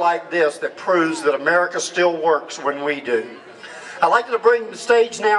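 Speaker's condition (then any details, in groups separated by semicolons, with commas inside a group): No condition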